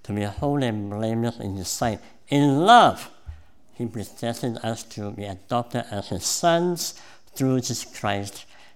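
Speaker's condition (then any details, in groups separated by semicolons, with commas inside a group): Cleft palate; congenital cleft palate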